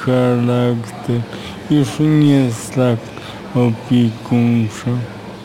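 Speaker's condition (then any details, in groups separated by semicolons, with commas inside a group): Aphasia; no speech for about five years after regaining consciousness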